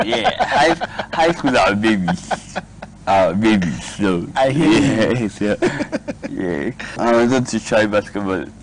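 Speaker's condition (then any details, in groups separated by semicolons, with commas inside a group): Cerebral palsy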